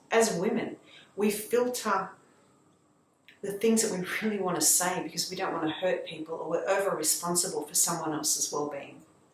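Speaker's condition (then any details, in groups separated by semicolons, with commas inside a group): No condition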